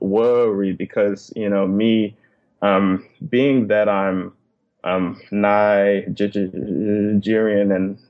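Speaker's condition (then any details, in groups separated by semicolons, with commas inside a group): Stuttering; stuttering since very young age, covert stuttering through high school, sought help in college; pauses and breaks in speech due to stuttering, disfluent moments; parental pressure to control stuttering led to slower speech, more pausing; repeated sounds, prolonged sounds, blocks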